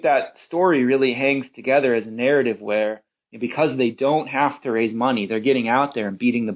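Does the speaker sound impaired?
No.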